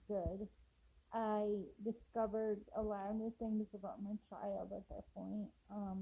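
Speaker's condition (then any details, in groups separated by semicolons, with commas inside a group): Cerebral palsy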